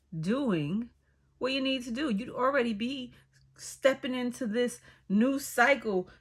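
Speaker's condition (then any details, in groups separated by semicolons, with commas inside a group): No condition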